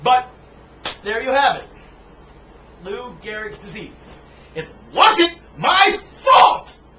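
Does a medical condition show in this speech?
No.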